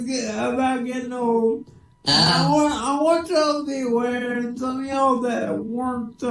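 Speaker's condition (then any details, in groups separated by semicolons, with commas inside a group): Cerebral palsy; speech sounds drunk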